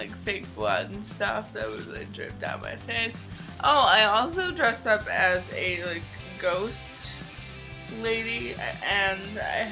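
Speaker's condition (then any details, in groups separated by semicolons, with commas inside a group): Cerebral palsy, mild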